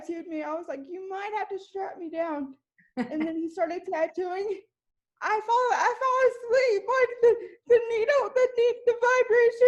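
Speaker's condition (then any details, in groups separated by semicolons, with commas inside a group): Cerebral palsy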